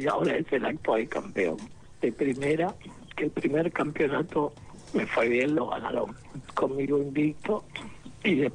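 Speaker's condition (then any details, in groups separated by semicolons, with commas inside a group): Laryngectomy, esophageal speech; total laryngectomy for cancer of larynx and vocal cords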